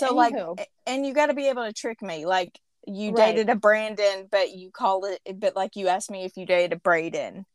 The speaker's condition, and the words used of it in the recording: No condition.